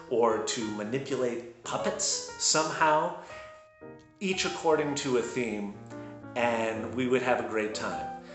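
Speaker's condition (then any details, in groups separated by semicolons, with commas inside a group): No condition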